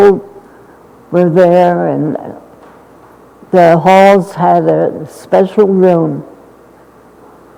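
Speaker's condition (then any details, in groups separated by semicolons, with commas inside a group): Essential tremor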